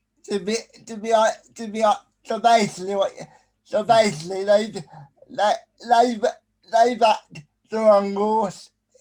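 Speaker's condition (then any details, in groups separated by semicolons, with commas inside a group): Cerebral palsy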